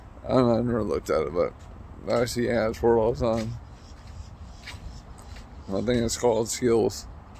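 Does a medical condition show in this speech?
Yes: traumatic brain injury.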